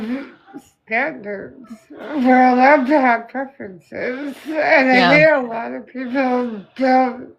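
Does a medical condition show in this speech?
Yes: spinal muscular atrophy type 2; type 2, genetic neuromuscular; age 37, somewhat progressed.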